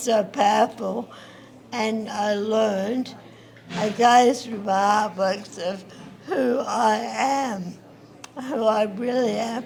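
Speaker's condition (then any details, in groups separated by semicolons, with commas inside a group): Acquired brain injury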